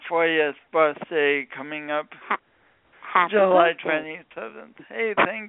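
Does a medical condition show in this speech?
Yes: speech impediment from birth injury; born few weeks early, oxygen loss on way to emergency room, coordination differences; speech impediment sounding unlike a regional accent, not a Midwestern accent.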